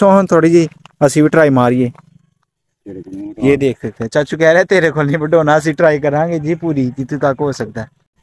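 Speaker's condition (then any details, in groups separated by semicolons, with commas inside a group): No condition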